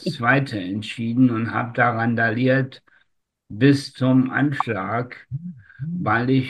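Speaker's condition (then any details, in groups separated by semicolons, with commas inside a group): Spastic tetraparesis; from birth, oxygen deprivation during delivery, umbilical cord around neck, considered incurable; largely resolved by own account, age 62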